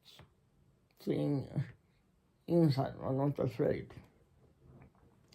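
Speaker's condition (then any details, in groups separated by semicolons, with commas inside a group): Muscular Parkinson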